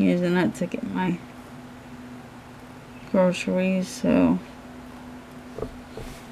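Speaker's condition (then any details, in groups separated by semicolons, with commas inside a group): Cerebral palsy; hands affected, shaking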